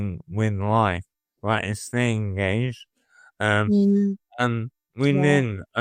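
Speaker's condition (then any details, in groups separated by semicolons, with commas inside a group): Motor neuron disease; progressing, can no longer type; voice affected, early slurring, nasal speech, hand weakness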